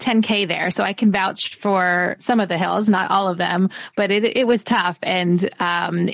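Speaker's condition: No condition

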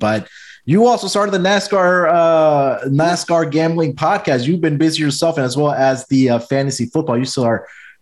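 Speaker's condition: No condition

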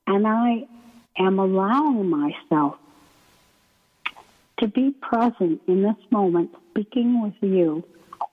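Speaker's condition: ALS; limb onset in right foot, symptoms about a year before diagnosis, year of testing, uses Beasy board transfer board; progressed, muscles too weak for standard transfer board, breathing muscles affected; hard to breathe and speak, voice may sound weak or hard to understand, paces speech with breathing

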